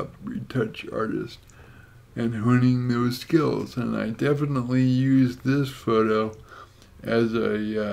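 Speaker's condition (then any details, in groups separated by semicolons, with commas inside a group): Cerebral palsy; affects gait and walking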